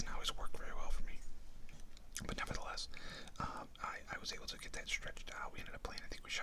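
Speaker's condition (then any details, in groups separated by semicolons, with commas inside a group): No condition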